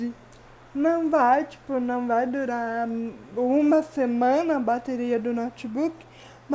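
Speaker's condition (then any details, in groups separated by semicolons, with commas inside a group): Cerebral palsy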